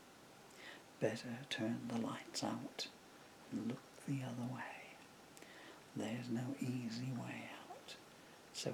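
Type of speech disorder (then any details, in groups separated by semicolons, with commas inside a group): Bulbar dysarthria; progressive bulbar palsy (MND)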